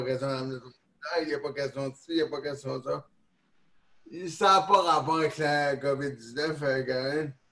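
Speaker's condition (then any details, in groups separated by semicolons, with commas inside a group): Neonatal cerebral palsy; neonatal onset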